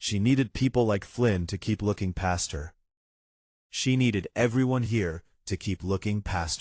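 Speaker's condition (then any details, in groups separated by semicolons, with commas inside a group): No condition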